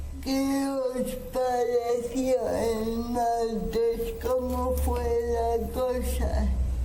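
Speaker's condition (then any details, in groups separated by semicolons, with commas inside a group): Cerebral palsy; speaks with difficulty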